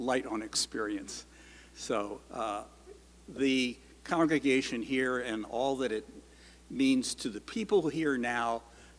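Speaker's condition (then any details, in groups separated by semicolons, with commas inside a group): No condition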